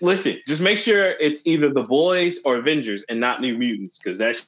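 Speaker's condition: No condition

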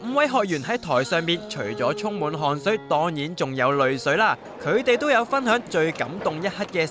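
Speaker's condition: No condition

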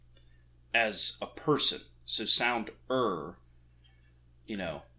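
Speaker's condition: No condition

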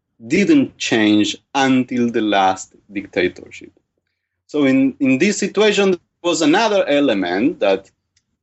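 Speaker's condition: No condition

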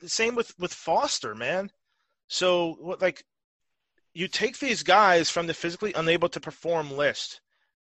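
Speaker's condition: No condition

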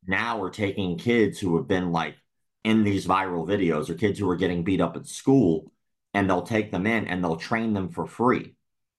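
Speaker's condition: Cleft lip and palate; still present

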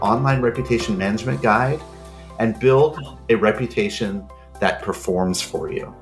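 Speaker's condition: No condition

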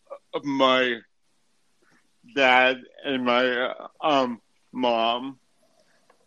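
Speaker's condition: Cerebral palsy; affects speech

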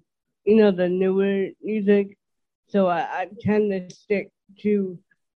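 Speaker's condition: Dysarthria; host notes listeners may notice

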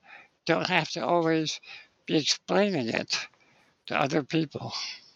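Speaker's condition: Spinal muscular atrophy; lifelong wheelchair use

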